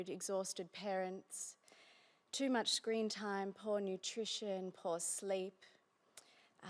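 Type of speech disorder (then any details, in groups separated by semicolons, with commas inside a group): None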